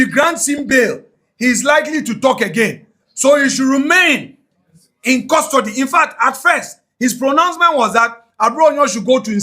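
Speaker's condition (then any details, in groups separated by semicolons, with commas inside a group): No condition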